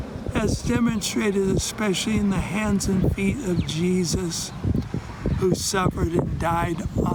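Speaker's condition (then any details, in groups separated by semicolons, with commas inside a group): ALS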